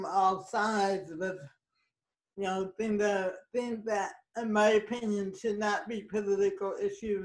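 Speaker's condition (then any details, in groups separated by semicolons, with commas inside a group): Cerebral palsy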